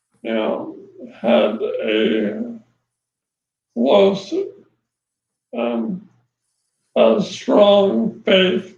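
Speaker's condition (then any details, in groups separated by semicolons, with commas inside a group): ALS; progressive, onset around age 50; voice changed early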